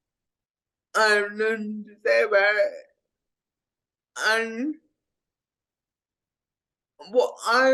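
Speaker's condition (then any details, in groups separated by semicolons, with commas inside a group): Cerebral palsy; speech impediment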